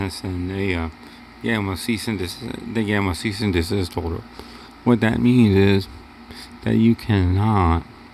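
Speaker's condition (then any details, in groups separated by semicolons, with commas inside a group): Cerebral palsy; wheelchair user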